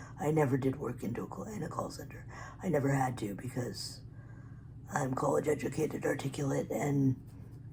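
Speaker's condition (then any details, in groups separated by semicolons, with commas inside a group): Cerebral palsy; articulate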